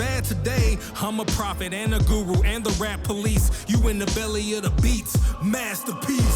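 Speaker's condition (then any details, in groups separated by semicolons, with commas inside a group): No condition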